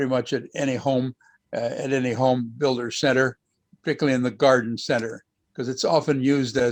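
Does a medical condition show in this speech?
No.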